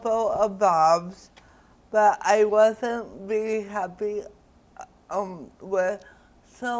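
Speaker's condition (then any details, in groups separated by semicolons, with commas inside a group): Cerebral palsy; diagnosed around age one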